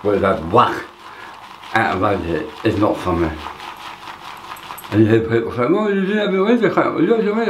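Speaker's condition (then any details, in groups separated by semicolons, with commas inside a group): Tongue cancer; half tongue removed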